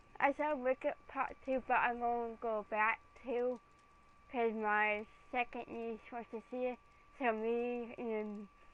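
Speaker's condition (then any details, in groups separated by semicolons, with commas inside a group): Cerebral palsy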